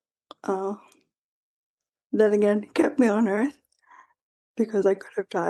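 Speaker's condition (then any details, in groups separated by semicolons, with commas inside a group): Quadriplegic cerebral palsy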